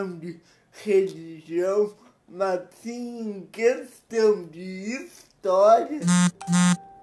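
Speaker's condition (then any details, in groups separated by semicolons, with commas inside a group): Paralysis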